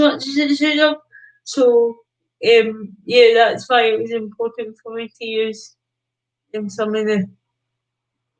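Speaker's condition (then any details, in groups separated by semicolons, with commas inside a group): Cerebral palsy; predicted never to talk, now talks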